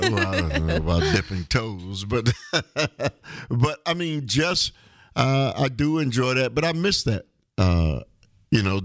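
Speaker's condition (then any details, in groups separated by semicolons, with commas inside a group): No condition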